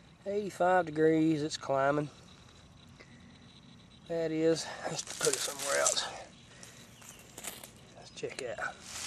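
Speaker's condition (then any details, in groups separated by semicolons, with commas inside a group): No condition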